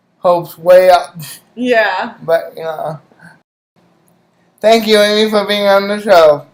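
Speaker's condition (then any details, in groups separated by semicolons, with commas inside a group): Cerebral palsy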